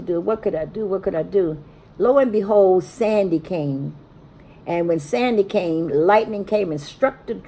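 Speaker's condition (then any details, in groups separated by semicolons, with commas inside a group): No condition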